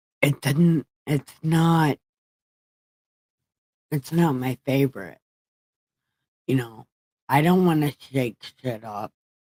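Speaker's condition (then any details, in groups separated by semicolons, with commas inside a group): Brain injury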